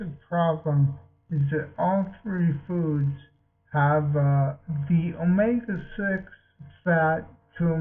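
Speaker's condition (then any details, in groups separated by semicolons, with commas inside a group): Multiple sclerosis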